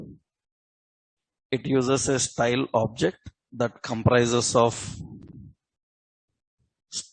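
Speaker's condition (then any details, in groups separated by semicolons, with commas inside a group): No condition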